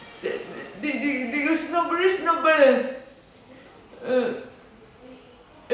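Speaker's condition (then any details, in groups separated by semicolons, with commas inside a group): Dyskinetic cerebral palsy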